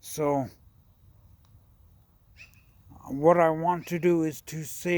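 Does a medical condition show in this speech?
Yes: traumatic brain injury.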